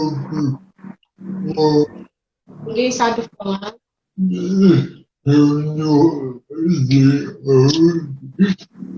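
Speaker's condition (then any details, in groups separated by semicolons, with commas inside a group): Cerebral palsy; wheelchair user, little right foot movement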